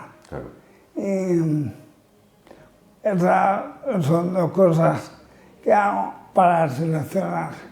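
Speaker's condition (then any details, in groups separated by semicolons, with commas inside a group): Amyotrophic lateral sclerosis (ela)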